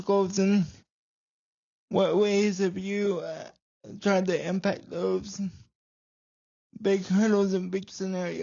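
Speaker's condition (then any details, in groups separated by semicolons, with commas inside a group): Cerebral palsy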